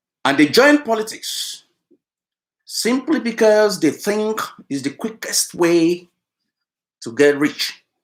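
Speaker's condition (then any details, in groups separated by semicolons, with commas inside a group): No condition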